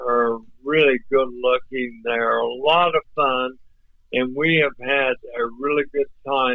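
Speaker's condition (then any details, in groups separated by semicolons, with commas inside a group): ALS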